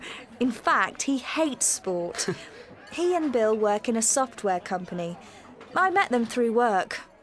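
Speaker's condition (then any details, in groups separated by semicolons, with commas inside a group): No condition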